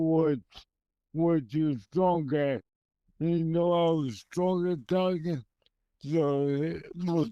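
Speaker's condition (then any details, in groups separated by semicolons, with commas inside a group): Multiple sclerosis; esophagus affected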